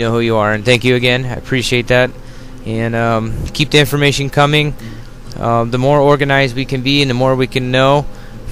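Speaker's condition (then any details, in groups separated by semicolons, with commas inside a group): No condition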